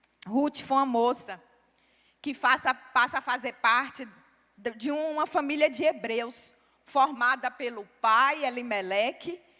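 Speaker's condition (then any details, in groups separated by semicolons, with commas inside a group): No condition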